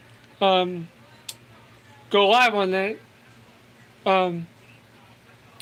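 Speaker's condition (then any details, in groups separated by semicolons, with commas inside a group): Cerebral palsy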